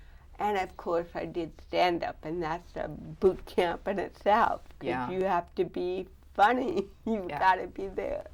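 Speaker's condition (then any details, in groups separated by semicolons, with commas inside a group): Cerebral palsy; diagnosed at 18 months, neck surgery, titanium neck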